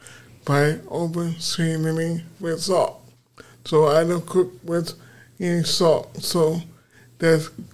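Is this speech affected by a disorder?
Yes: aphasia; aphasia after four strokes, first the worst, arms and slurred speech, later vision and balance; speech strengthened through recovery, now speaking on podcast.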